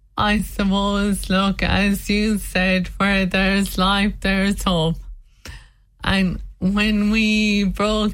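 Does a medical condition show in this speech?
Yes: motor neurone disease; walking limited but still tries.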